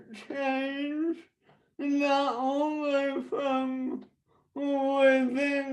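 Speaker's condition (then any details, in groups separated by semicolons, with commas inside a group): Traumatic brain injury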